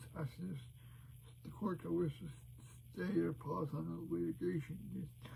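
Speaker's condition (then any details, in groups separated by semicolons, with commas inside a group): Cerebral palsy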